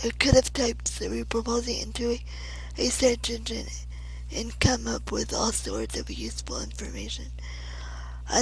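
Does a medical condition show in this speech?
Yes: cerebral palsy.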